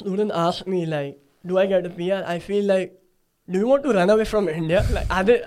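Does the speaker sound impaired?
Yes: cleft palate; talks from nasal cavity, speech sounds different, listeners try harder to understand.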